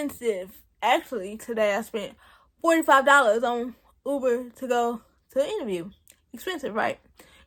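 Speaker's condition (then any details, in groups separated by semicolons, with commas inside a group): Cerebral palsy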